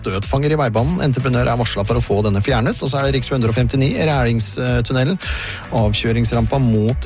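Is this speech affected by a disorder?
No.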